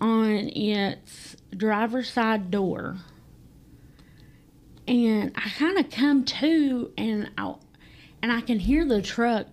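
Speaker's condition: Stutter when nervous; mild stutter when nervous; tearful while telling near-death story; stutters a little when nervous, noticeably different tone in voice; prolonged sounds

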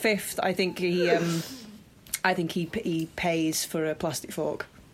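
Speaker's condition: No condition

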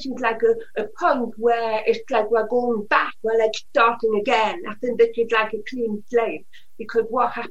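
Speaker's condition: Usher syndrome (deafblindness), profoundly deaf since birth, severe; cochlear implants after 30 years

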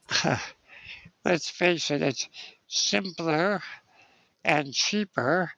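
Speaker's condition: Spinal muscular atrophy; spinal muscular atrophy from birth, muscle weakness, lifelong wheelchair use; age 60

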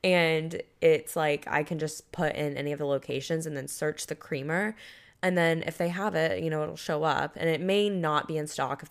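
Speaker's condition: No condition

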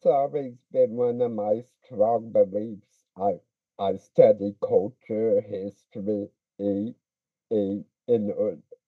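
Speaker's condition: Speech impediment

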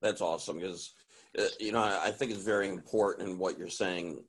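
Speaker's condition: No condition

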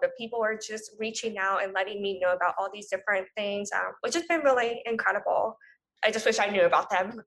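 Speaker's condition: Profound deafness, congenital, cochlear implant user; mainstream schooling

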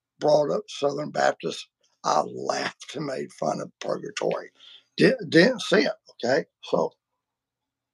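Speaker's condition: Vocal cord surgery; including laser treatment

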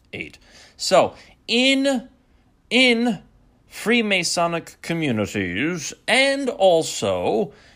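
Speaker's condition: No condition

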